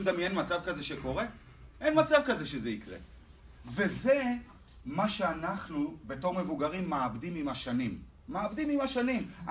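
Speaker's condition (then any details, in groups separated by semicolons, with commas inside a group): No condition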